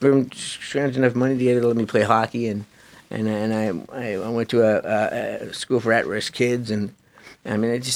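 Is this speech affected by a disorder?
Yes: Parkinson's disease; young onset, diagnosed at age 29, told at diagnosis of about 10 years left to work; recent spinal surgery in april, massive rehabilitation, walking alone without cane by august.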